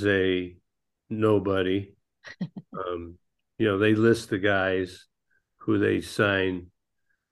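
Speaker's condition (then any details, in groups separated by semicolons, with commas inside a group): Parkinson's disease; man nearly 66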